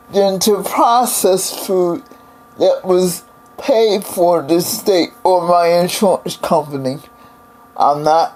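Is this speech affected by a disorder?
Yes: cerebral palsy; several unnoticed strokes.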